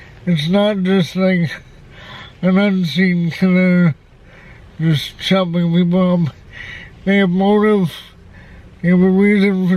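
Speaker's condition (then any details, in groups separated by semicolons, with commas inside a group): Cerebral palsy, spastic, severe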